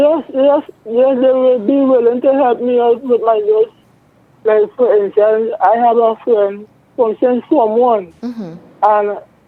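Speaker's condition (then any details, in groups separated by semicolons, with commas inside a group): Cerebral palsy; present from birth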